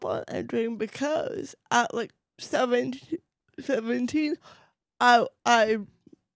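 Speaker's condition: Cerebral palsy, mild; voice affected

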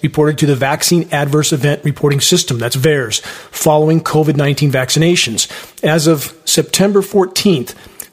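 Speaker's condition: No condition

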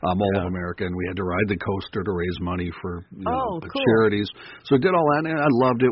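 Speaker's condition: No condition

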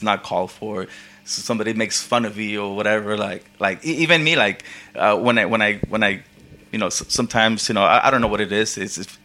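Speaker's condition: Stuttering; stutters at times; repeated sounds, repeated words

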